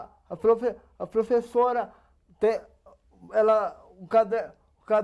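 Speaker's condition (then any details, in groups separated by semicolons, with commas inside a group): Cerebral palsy; age 27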